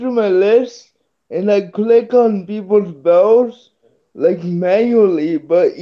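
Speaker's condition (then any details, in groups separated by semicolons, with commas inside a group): Cerebral palsy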